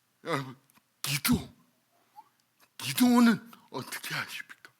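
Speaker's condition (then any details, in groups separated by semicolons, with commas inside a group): Cerebral palsy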